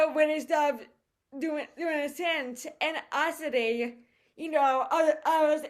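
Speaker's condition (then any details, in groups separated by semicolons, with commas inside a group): Cerebral palsy; voice affected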